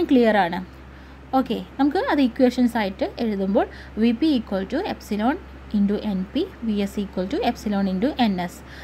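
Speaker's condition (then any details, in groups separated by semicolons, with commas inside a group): No condition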